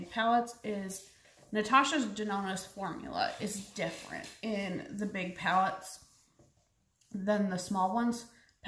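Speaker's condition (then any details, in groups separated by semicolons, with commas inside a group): No condition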